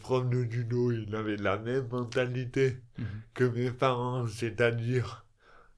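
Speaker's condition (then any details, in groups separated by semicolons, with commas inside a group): Dystonia; elocution difficulties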